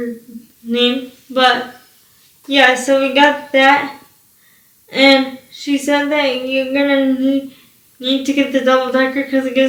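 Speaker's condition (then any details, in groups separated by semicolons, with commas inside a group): Cerebral palsy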